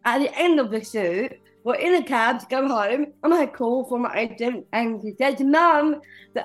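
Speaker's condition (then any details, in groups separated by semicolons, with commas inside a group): Down syndrome; present from birth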